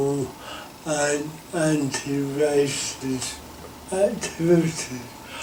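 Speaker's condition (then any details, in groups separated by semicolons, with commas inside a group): Cerebral palsy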